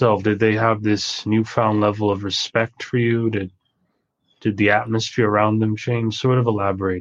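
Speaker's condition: No condition

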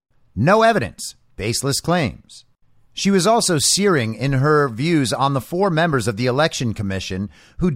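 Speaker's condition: No condition

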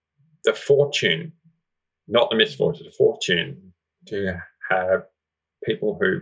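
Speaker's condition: Profound deafness, congenital, severe profound hearing loss; profound deafness since birth, hearing aids, cochlear implant in worse ear, right ear better; about 95% speech perception six months after implant, up from about 5%, still lip reads, Auslan second language; relearned speech sounds after implant with NDIS-funded speech therapist specialised in hearing loss

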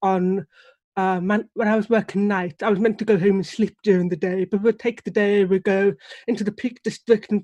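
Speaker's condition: Deafness; relies on lip reading

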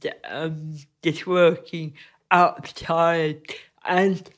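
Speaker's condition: Cerebral palsy; must move carefully

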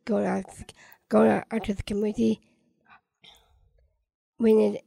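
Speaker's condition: Down syndrome

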